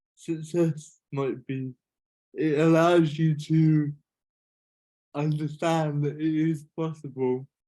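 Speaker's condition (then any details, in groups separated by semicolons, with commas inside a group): Cerebral palsy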